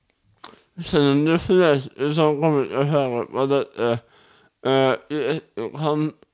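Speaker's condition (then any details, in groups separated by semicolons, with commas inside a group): Cerebral palsy; wheelchair user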